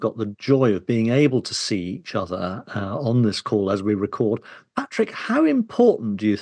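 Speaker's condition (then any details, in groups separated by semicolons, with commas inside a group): No condition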